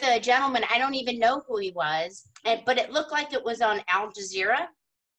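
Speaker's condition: No condition

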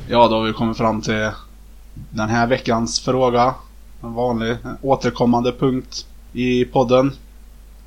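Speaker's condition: No condition

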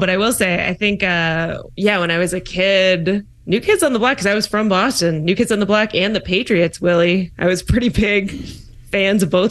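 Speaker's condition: No condition

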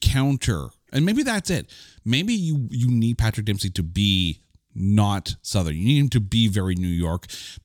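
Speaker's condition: No condition

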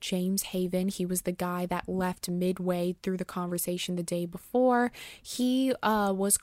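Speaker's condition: No condition

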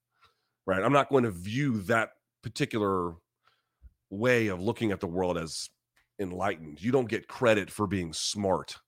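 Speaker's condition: No condition

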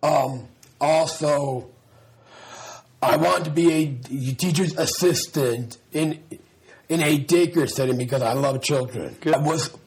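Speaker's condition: Down syndrome; public speaking training through Special Olympics Global Messenger program

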